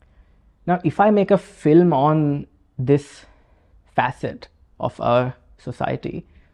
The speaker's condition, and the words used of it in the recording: Stuttering. And I also want to make sure that I stammer, but my films shouldn't stammer.